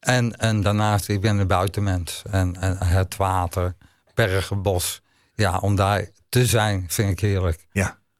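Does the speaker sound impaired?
Yes: ALS; ALS diagnosed 2021 in Zwolle hospital, began with muscle twitching during corona, 20 kg muscle lost in 1.5 years; tires quickly, struggles shaving, brushing teeth, depends on others, climbing Mont Ventoux on adapted electric bike; talks less after recent days of exertion, speaking costs energy, still easy to understand.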